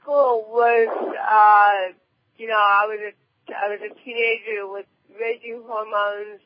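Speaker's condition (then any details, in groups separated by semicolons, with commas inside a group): Cerebral palsy; handwriting physically hard and slow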